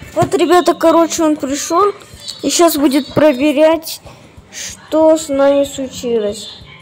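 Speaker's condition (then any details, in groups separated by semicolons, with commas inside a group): No condition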